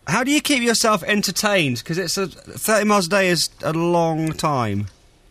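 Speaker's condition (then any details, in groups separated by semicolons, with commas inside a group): No condition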